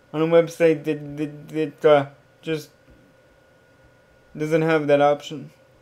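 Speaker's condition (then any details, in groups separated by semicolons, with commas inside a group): Cerebral palsy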